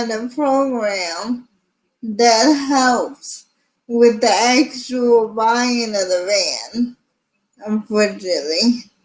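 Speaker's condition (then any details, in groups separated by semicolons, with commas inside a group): Cerebral palsy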